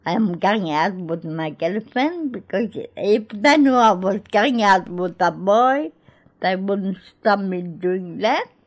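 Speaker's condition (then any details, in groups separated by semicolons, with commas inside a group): Cerebral palsy; cerebral palsy from childhood, born in Greece, cannot move without some support; had speech problems in childhood, began talking after attending Gruella school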